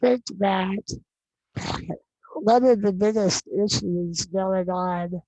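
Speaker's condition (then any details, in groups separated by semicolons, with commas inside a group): Non-progressive muscular dystrophy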